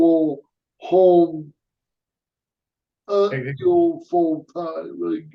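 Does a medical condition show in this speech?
Yes: cerebral palsy; speech impairment.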